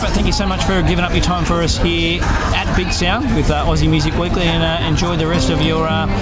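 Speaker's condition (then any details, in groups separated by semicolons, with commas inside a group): No condition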